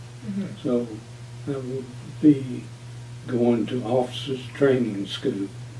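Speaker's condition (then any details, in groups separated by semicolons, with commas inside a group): Parkinson's disease; about two years since onset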